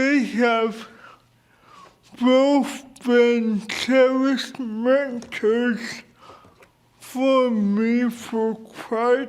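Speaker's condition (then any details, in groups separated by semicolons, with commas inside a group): Cerebral palsy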